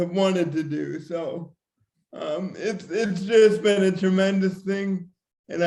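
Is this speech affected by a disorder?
Yes: severe cerebral palsy.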